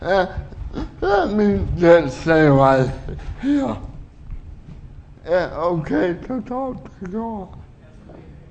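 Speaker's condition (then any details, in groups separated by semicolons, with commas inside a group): Cerebral palsy; uses wheelchair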